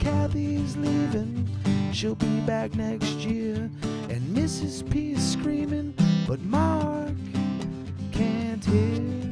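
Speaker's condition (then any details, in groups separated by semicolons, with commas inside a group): No condition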